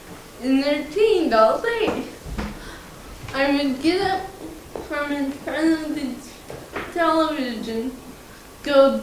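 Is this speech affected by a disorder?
Yes: cerebral palsy, mild; slightly slurred, harder to understand when excited and faster, easy to understand, took much work.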